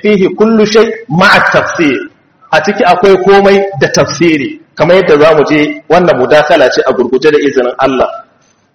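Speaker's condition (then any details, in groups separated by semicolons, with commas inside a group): No condition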